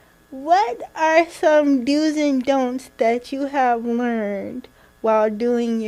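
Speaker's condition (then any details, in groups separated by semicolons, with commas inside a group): Cerebral palsy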